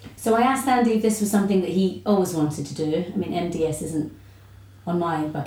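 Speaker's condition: No condition

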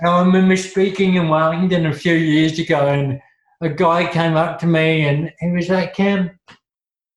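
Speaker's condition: Cerebral palsy; talks funny

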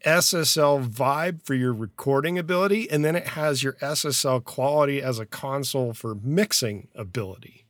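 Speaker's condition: No condition

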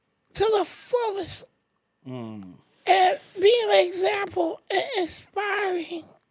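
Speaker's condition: ALS; trach changed by ENT

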